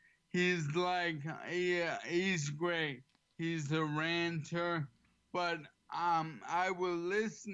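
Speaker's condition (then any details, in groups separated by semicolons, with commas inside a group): ALS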